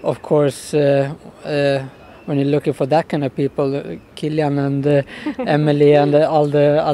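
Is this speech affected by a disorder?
No.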